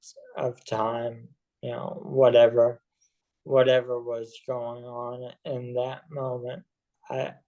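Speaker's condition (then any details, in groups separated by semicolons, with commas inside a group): ALS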